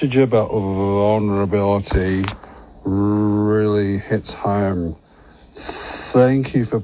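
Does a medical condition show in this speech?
Yes: stutter; lifelong stutter, communication challenging throughout life; recently attended Maguire programme course in Melbourne for speech, now attending Toastmasters public speaking; fear of stuttering, overcoming fears, fallen back in love with own voice; here blocks.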